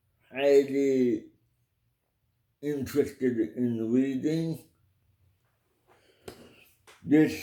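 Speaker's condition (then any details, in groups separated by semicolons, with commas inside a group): Cerebral palsy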